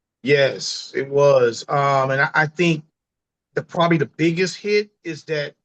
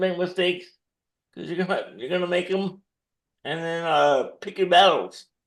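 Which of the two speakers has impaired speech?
The second: cerebral palsy; dexterity issue.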